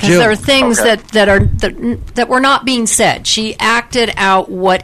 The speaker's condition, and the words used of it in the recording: None; typical speech.